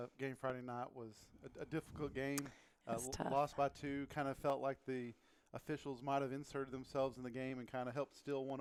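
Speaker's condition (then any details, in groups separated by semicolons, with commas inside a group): No condition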